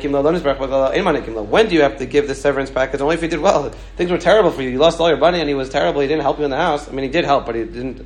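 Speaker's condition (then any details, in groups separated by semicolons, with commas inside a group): No condition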